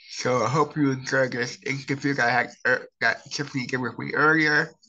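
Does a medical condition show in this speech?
Yes: cerebral palsy.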